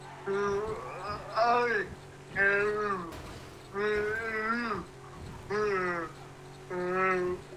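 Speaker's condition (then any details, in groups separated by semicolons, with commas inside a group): Cerebral palsy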